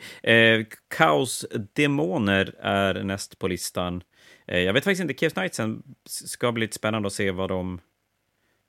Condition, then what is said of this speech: None; typical speech.